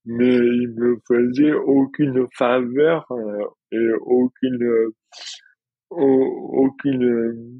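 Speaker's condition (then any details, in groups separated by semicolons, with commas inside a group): Dystonia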